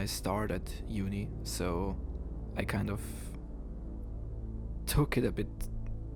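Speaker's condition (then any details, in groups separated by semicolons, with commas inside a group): No condition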